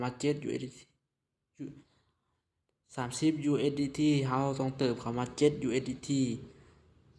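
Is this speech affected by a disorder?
No.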